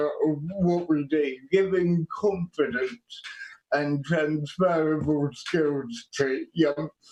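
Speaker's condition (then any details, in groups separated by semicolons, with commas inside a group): Quadriplegic cerebral palsy; quadriplegic form, birth injury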